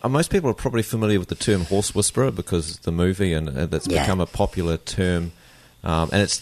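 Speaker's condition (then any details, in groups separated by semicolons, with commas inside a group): No condition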